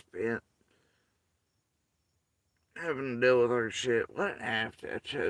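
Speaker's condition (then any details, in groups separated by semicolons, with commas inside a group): Facial paralysis after surgery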